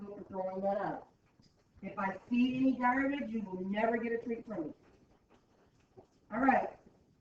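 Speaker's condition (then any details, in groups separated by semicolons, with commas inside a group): No condition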